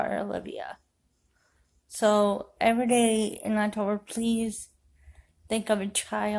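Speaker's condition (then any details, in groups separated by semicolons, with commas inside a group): Cerebral palsy; affects walking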